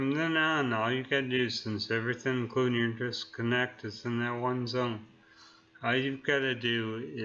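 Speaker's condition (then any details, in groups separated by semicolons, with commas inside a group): Neurological disease; speech affected, voice altered, drawl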